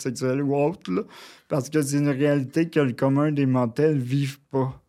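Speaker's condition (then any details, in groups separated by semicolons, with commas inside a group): Cerebral palsy, near quadriplegia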